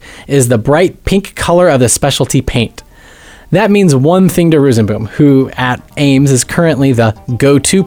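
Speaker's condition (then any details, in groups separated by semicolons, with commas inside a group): No condition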